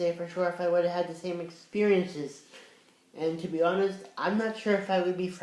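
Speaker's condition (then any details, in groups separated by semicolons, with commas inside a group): Cerebral palsy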